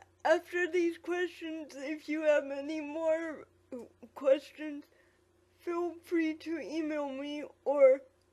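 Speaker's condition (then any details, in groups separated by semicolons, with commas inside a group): Quadriplegic cerebral palsy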